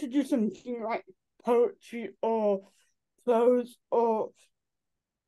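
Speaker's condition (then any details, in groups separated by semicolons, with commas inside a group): Cerebral palsy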